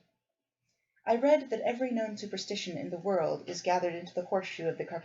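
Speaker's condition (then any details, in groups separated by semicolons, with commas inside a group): No condition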